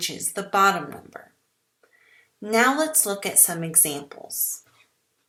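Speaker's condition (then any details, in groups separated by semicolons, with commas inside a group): No condition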